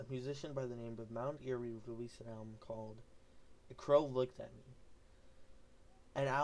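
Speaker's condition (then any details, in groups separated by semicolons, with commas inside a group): No condition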